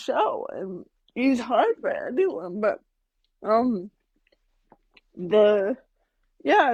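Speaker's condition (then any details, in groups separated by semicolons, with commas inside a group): Cerebral palsy, mild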